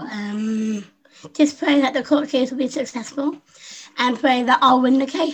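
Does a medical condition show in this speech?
Yes: Down syndrome; learned to speak by copying younger sister Susie, never stopped talking since.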